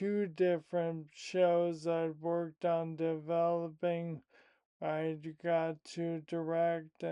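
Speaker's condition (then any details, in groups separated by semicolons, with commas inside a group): Primary lateral sclerosis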